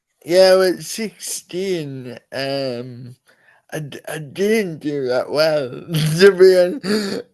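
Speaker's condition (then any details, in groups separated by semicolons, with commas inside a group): Cerebral palsy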